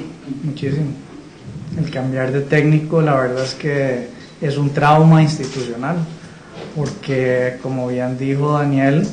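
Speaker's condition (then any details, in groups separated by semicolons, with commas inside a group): No condition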